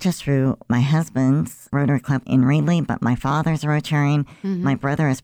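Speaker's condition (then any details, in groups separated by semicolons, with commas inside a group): Cleft lip and palate; about 50-some years ago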